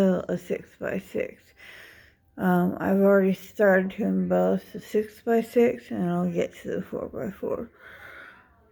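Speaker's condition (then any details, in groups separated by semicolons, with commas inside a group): Dystonia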